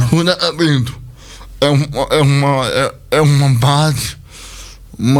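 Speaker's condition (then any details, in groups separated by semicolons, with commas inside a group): Cerebral palsy; speech not normal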